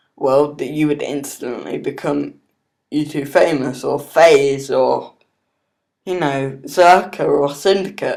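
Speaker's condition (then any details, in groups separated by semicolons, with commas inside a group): Cerebral palsy; not fully independent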